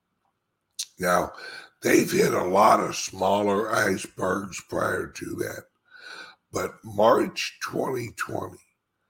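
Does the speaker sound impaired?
Yes: speech impediment; slight speech impediment; says barely able to talk, raspy voice, calls self horrible singer.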